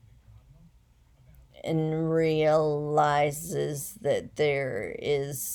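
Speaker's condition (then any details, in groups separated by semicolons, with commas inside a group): Essential tremor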